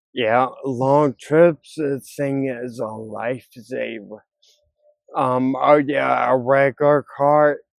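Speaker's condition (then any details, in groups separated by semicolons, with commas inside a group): Ataxia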